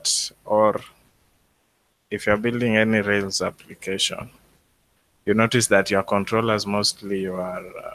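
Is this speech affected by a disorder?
No.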